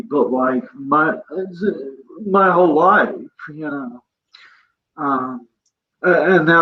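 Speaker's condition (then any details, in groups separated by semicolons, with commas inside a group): Cerebral palsy; present from birth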